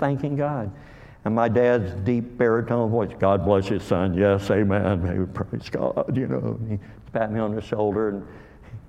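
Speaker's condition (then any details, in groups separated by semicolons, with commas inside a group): Cleft lip and palate; called hair lip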